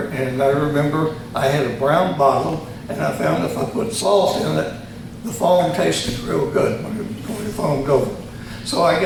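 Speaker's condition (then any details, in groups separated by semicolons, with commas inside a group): Tongue cancer surgery; both sides of tongue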